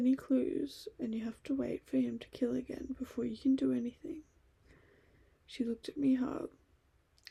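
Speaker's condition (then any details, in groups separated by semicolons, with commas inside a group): No condition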